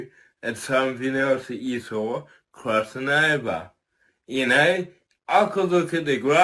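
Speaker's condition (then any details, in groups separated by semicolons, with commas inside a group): Cerebral palsy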